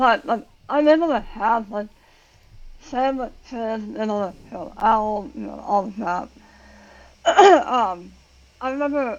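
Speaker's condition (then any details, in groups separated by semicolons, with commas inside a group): Tongue cancer surgery; most of tongue removed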